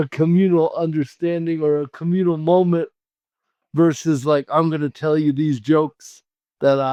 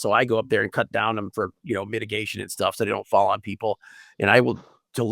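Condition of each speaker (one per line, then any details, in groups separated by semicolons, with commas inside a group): Cerebral palsy
No condition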